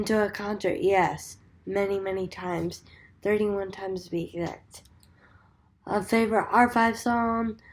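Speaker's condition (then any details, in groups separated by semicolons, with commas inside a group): Cerebral palsy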